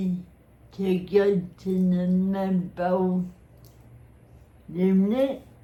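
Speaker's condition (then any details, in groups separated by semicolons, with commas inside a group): Cerebral palsy; spastic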